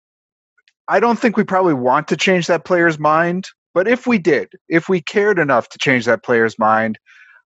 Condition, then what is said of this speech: No condition.